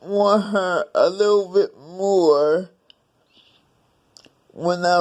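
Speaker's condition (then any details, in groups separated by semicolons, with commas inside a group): Cerebral palsy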